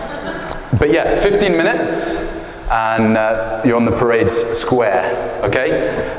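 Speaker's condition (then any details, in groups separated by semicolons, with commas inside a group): No condition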